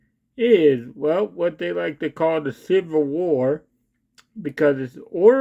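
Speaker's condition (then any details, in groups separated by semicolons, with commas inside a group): Cerebral palsy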